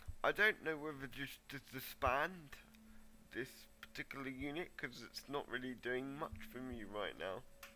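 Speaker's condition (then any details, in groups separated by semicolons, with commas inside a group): Cerebral palsy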